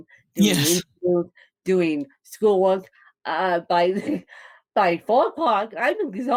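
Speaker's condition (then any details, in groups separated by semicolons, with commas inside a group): Cerebral palsy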